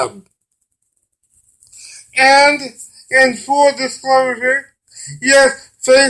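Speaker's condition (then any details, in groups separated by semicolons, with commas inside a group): Cerebral palsy; brain damage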